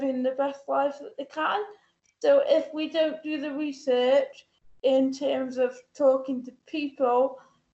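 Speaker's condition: Cerebral palsy; full-time wheelchair user

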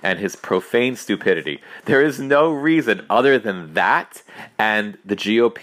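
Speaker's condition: No condition

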